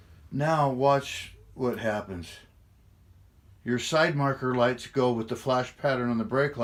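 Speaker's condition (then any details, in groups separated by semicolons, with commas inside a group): No condition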